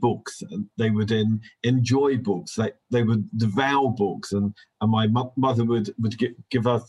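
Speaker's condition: Stammer; possibly linked to hearing difficulties from illness in first 3 or 4 years, affecting language; repeated sounds, repeated words, blocks

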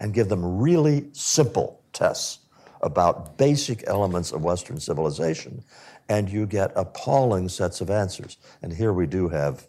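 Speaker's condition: No condition

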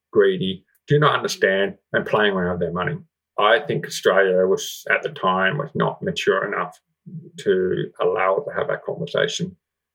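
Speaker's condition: Profound deafness, congenital, severe profound hearing loss; profound deafness since birth

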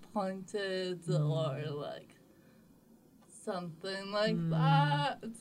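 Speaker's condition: Cerebral palsy; had speech therapy in past

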